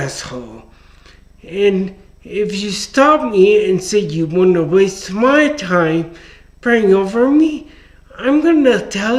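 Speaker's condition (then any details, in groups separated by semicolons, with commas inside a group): Traumatic brain injury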